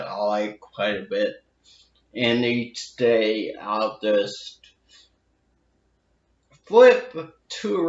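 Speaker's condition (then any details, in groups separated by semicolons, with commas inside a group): Brain injury with dysarthria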